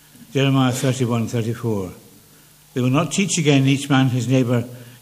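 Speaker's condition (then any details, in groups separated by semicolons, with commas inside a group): Parkinson's; less clear than before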